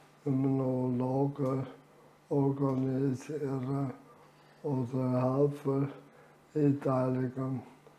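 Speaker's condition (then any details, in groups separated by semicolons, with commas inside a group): Amyotrophic lateral sclerosis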